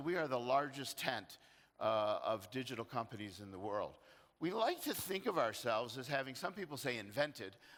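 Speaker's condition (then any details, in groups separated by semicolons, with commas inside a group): No condition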